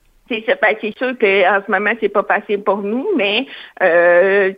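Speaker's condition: Hearing loss, cochlear implant; lip-reads, masks make lip-reading harder, uses interpreters and special-education teacher (orthopédagogue)

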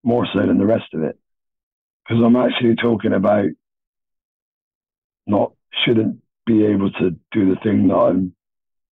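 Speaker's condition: No vocal cords after airway collapse; Pfeiffer syndrome, tracheostomy at 6-8, airway collapse took vocal cords, rib cartilage airway rebuild, ~250 operations; speaks without vocal cords, sometimes pain speaking, camera throat exam at Bristol ENT clinic; told may never speak again, childhood speech therapy, voice never broke, Bristolian accent, childhood croup, heavy breathing

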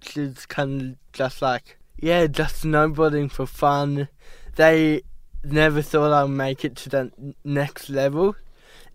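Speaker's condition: Cerebral palsy; diagnosed at 12 months, Westmead hospital, prognosis may never walk or talk, play-based therapy; age 17, ongoing therapies via Cerebral Palsy Alliance, placing ski poles difficult

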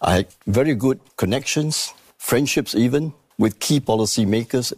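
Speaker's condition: No condition

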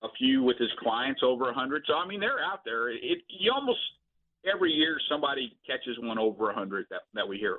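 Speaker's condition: No condition

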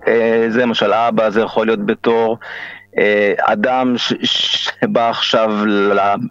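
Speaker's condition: Stuttering; stuttering since age 4, can occur in any situation, such as at a bank; age 38, about 34 years since onset; frequent phrase repetitions, many fillers, broken unfinished sentences, word slips; repeated sounds, prolonged sounds

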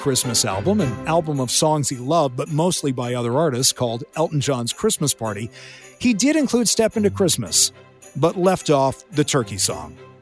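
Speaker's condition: No condition

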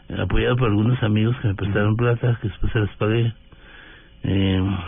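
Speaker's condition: Parkinson's disease; marked loss of physical strength

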